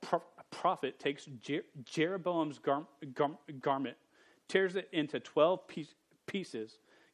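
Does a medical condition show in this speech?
Yes: stutter; stutter since age 5, persisted through teenage years, no successful fix; still stutters, speaking publicly for about 23-24 years; not fully fluent, stuttered on own name as teenager; here repeated sounds, blocks.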